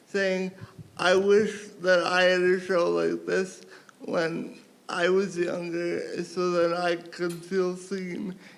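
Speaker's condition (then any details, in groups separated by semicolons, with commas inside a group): Cerebral palsy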